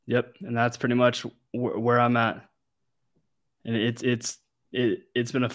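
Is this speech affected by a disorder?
Yes: stuttering; here repeated sounds, repeated words.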